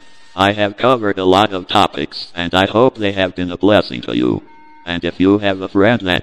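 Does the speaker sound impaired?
Yes: cerebral palsy; speech impediment, own speech hard to understand, uses speech synthesizers, deck talk programmed to sing.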